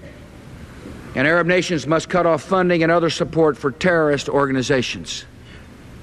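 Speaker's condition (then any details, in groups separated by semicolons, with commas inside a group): No condition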